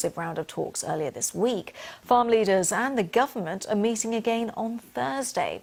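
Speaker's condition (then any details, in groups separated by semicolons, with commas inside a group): No condition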